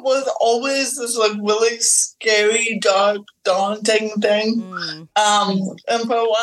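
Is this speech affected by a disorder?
Yes: cerebral palsy; physical disability.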